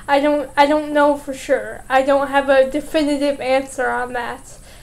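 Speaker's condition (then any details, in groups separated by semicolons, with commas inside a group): Cerebral palsy; special education helped speaking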